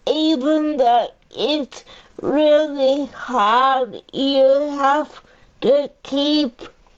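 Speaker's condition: Cerebral palsy; 45 years old

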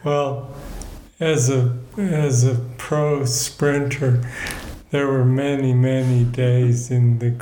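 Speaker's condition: Parkinson's disease; still cycling, balance problems, reduced control of body functions, tasks take much longer

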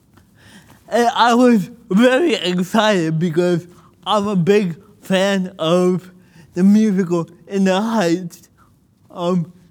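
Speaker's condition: Cerebral palsy; birth oxygen loss

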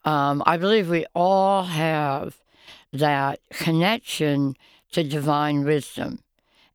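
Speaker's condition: Oral cancer, half tongue removed, partial glossectomy

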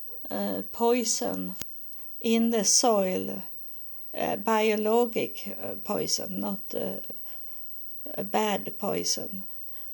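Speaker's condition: No condition

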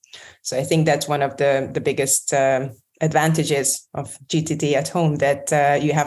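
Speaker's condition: No condition

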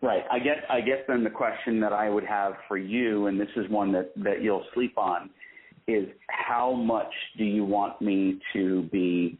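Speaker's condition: No condition

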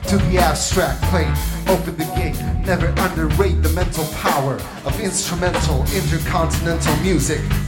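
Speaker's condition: No condition

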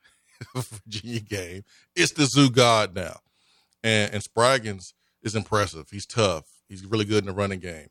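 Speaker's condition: No condition

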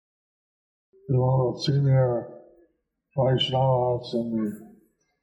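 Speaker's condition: Stroke with facial paralysis; half of face paralyzed; hard to understand for unfamiliar listeners, Deva Madhava repeats speech aloud

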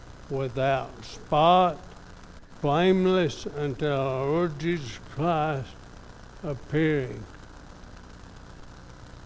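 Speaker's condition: ALS; somewhat affected, evident today

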